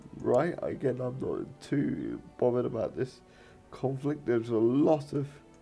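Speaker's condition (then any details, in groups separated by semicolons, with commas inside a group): Cerebral palsy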